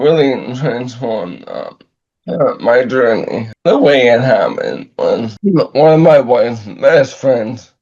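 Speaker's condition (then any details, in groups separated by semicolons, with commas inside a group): ALS; about two years since onset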